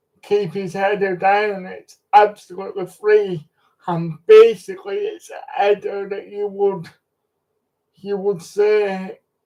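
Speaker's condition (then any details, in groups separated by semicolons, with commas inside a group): Cerebral palsy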